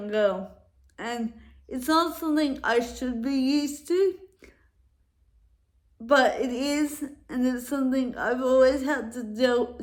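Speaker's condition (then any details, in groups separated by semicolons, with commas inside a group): Cerebral palsy; affects walking and speech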